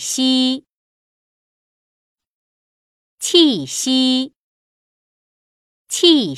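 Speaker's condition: No condition

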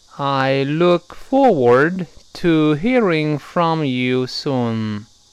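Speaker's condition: No condition

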